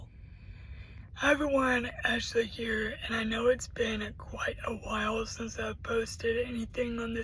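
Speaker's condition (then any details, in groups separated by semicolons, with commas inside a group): Cerebral palsy; uses a wheelchair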